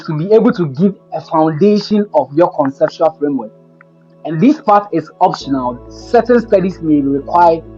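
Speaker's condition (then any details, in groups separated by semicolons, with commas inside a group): No condition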